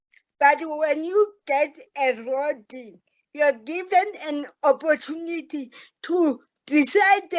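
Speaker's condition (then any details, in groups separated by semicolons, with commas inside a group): Cerebral palsy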